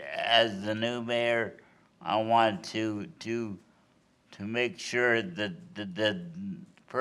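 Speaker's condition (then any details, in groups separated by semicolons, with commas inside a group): Cerebral palsy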